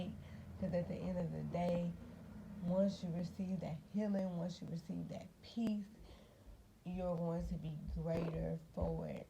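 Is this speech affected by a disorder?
Yes: cerebral palsy.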